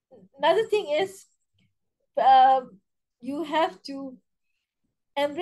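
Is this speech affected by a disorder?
Yes: cerebral palsy spastic quadriplegia.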